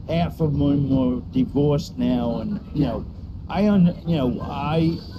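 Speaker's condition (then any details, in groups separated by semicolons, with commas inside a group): Cerebral palsy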